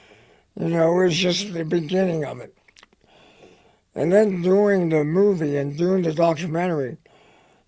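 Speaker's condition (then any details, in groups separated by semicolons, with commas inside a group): Head and neck cancer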